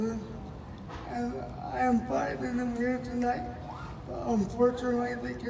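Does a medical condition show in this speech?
Yes: cerebral palsy.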